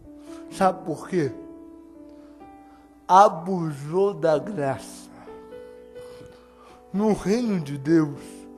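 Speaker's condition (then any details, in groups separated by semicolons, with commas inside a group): Cerebral palsy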